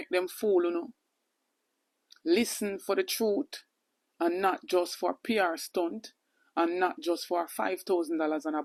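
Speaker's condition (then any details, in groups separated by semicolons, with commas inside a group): No condition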